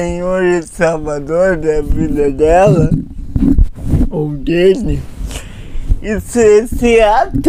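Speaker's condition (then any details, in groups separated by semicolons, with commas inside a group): Paralysis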